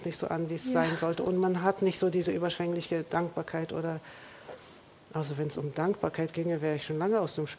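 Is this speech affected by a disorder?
No.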